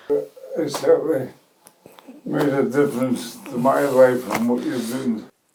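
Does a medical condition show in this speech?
Yes: MND; descending form; slow progressing, falls, still walking; voice changed.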